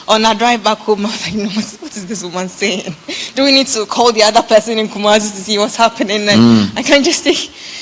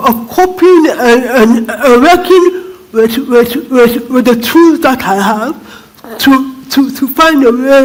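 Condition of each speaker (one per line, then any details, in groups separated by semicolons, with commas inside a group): No condition
Cerebral palsy; cerebral palsy affecting motor development and movement; diagnosed at age one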